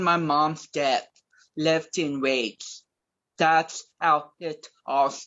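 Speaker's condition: Cerebral palsy; speech affected

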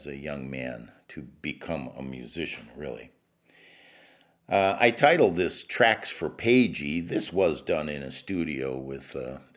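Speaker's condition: No condition

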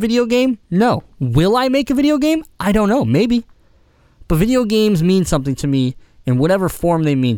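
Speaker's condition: Cleft palate; congenital cleft palate

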